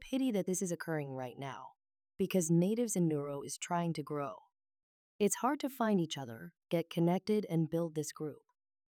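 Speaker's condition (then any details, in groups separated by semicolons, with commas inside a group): No condition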